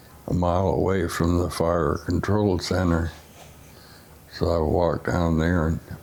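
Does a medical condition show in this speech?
Yes: essential tremor.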